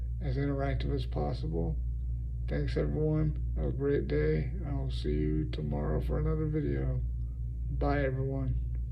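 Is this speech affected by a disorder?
Yes: cerebral palsy.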